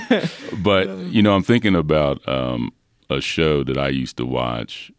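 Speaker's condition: No condition

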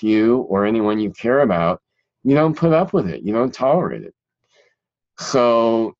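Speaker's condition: Cleft palate; present since childhood

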